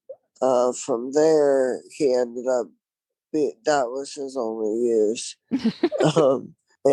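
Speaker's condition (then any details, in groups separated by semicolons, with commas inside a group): Traumatic brain injury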